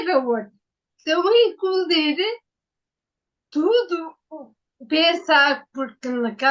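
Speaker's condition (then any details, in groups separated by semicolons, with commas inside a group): Ataxia; acquired, brain injury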